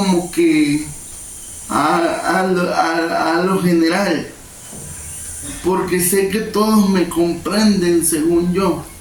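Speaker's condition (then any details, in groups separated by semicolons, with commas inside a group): Cerebral palsy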